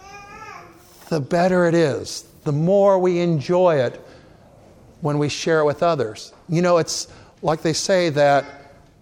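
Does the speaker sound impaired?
No.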